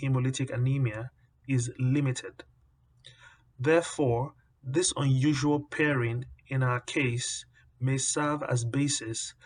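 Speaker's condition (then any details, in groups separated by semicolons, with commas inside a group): No condition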